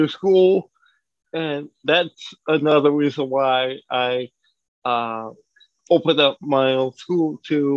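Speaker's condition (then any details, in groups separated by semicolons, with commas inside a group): Cerebral palsy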